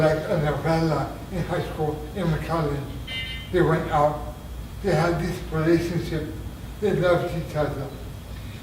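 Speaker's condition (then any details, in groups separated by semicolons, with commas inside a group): Traumatic brain injury; near-fatal injury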